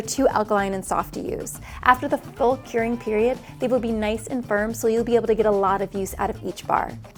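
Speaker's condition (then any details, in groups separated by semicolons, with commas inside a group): No condition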